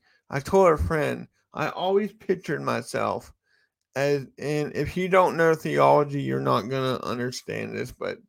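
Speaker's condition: Cerebral palsy

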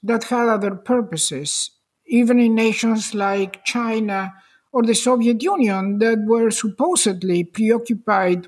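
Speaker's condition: No condition

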